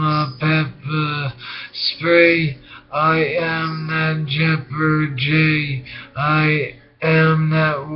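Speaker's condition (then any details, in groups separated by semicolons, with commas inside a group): Brain injury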